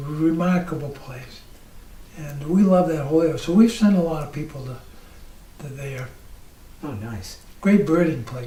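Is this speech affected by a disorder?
Yes: ALS.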